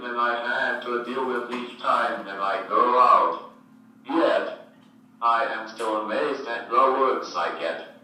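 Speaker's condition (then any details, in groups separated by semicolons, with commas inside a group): Cerebral palsy, speech-generating device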